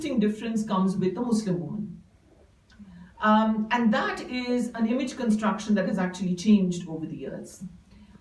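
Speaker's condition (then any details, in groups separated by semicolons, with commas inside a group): No condition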